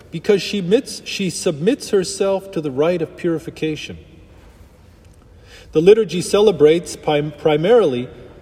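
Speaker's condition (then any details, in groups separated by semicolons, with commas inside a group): No condition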